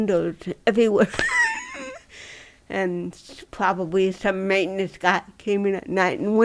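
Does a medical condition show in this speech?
Yes: dystonia.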